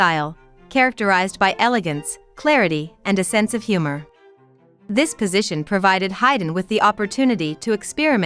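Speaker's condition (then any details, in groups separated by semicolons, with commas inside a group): No condition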